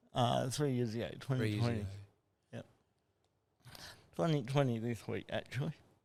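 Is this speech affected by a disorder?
Yes: cerebral palsy.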